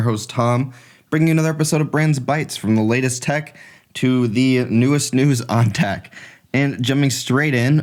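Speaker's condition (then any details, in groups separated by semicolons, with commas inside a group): No condition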